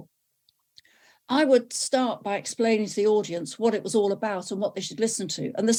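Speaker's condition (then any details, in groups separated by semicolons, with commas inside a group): No condition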